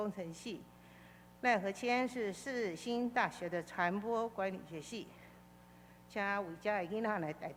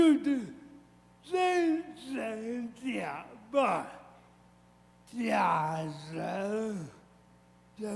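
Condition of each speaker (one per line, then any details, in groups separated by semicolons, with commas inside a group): No condition
Cerebral palsy; severe, walked only at age 8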